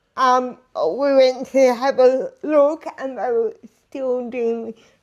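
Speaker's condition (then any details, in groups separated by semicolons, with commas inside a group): Disability affecting speech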